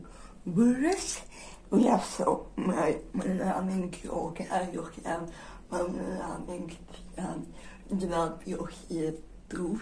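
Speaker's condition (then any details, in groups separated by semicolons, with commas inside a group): Generalized dystonia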